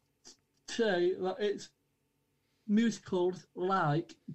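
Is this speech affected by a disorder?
Yes: Down syndrome; from birth.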